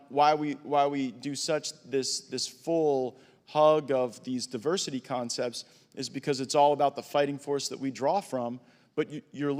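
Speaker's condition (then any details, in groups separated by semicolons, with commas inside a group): No condition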